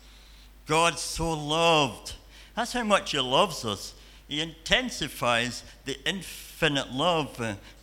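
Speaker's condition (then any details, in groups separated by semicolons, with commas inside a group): Cleft palate and cleft lip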